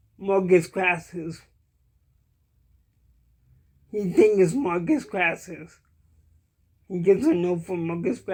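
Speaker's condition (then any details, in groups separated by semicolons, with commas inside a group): Cerebral palsy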